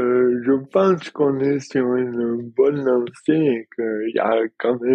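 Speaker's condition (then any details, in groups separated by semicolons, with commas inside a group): Dystonia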